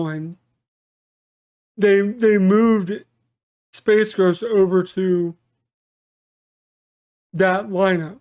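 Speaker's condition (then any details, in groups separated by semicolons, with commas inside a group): Cerebral palsy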